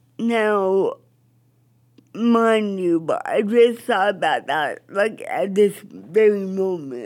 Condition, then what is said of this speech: Cerebral palsy. But I do have a God-given accent.